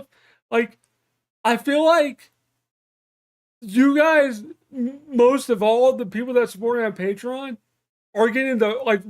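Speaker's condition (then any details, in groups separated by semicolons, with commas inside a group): Cerebral palsy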